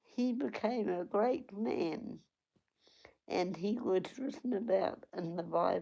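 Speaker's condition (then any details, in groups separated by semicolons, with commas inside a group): Cerebral palsy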